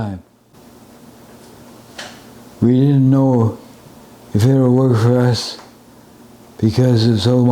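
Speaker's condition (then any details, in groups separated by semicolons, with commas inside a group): Advanced Parkinson's disease, severe; DBS, two brain electrodes, chest stimulator; onset right hand tremor; advanced, about seven years since diagnosis, cannot walk safely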